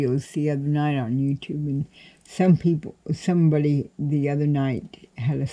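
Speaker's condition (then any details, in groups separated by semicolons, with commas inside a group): Cerebral palsy; cannot walk, crawls to get around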